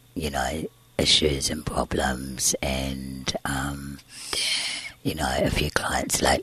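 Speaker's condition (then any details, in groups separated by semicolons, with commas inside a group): Tracheostomy and scarred vocal cord, laryngeal cysts, surgical vocal cord scarring; congenital laryngeal cysts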